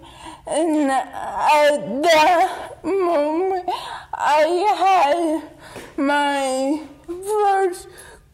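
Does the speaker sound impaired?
Yes: dystonia; brain damage sometimes in basal ganglia, lost control over body, nervous system affected, wheelchair user, hands affected; physical, occupational, speech therapy, therapeutic recreation at CRIT, Teletón USA, about 8 years, tires after therapy; takes deep breath and relaxes when tense to gain control, calms before able to speak.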